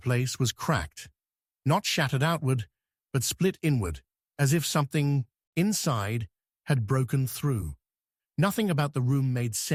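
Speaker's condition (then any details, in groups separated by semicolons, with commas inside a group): No condition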